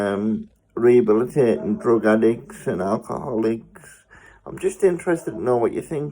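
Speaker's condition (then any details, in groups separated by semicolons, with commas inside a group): Spastic cerebral palsy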